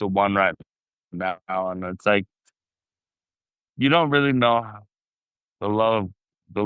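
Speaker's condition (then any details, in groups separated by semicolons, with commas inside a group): Traumatic brain injury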